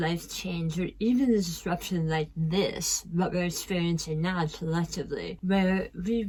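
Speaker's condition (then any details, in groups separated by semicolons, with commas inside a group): Tongue cancer; speech impediment, drinks shakes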